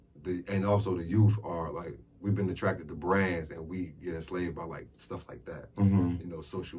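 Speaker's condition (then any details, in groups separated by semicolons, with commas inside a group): No condition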